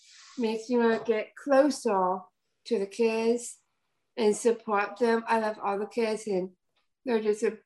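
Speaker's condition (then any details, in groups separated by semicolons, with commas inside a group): Down syndrome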